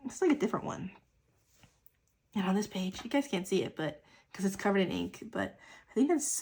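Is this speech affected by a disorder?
No.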